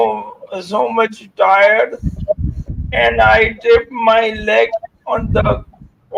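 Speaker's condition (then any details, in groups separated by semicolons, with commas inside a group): Amyotrophic lateral sclerosis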